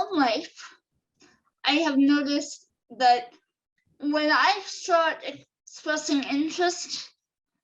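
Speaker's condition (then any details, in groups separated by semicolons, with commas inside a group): Cerebral palsy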